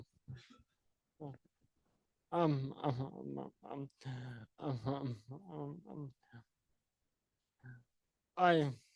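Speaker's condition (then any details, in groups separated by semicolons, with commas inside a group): Sporadic ALS; diagnosed at age 32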